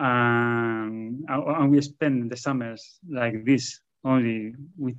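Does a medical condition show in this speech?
Yes: stuttering; stutter in public speaking, attributed to lifelong shyness and introversion; stutters a lot when talking in public; here repeated sounds, prolonged sounds.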